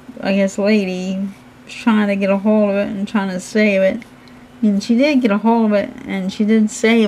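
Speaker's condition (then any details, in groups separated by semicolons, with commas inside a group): Cerebral palsy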